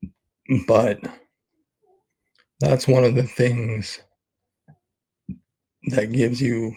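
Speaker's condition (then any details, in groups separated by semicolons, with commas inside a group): ALS; expects to lose voice very soon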